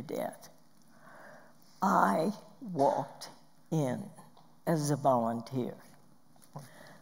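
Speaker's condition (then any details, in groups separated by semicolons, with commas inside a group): Spasmodic dysphonia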